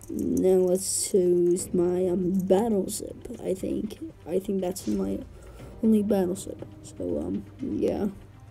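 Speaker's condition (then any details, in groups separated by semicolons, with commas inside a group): No condition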